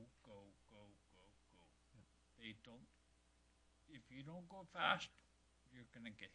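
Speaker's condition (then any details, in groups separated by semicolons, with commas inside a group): Multiple sclerosis; affects balance; worsening daily, depends on accessible transport; affecting speech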